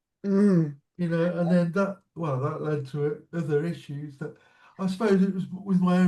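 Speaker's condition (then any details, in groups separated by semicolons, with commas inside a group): Cerebral palsy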